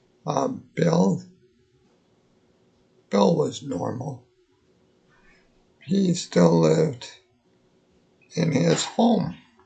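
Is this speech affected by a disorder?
Yes: multiple sclerosis; lives in care home.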